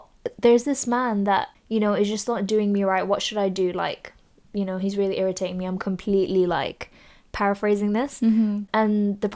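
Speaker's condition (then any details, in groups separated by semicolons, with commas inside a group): No condition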